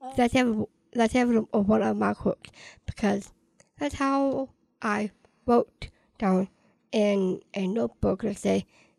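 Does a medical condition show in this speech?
Yes: Down syndrome.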